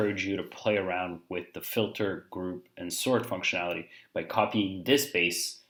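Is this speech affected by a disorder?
No.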